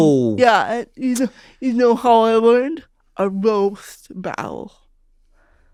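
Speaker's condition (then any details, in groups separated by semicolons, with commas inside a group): Cerebral palsy; speech sounds unusual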